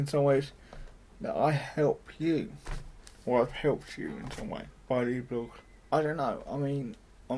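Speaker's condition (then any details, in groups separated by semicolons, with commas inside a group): Cerebral palsy; mild, affects muscles and speech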